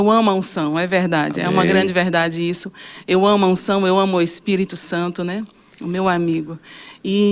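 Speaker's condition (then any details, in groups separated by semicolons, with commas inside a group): No condition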